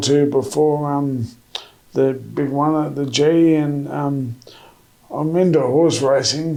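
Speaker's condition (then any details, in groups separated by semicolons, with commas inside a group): MND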